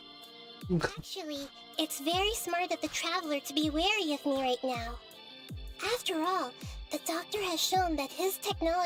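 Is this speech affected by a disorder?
No.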